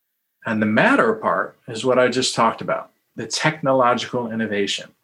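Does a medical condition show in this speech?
No.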